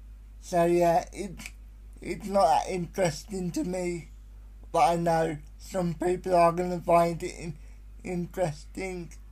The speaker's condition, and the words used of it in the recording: Cerebral palsy. So even though I'm technically the worst type of cerebral palsy, I'm really lucky that I can communicate, because some people are not that lucky.